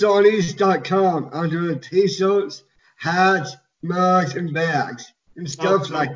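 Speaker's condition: Down syndrome; gives motivational keynote speeches to large crowds, speaks on reality television

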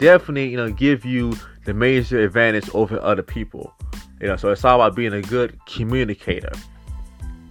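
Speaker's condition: No condition

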